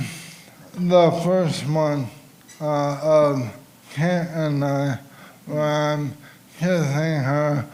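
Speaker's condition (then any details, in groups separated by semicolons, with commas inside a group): ALS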